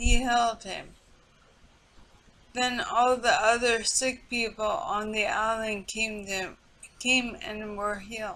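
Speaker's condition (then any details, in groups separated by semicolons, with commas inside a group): Multiple sclerosis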